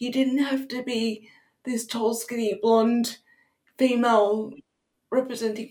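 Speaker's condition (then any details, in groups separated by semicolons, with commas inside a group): Cerebral palsy; wheelchair user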